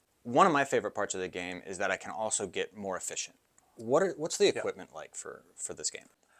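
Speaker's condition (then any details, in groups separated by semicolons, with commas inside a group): No condition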